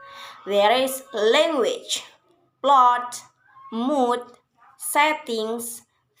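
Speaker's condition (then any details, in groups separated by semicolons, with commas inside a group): No condition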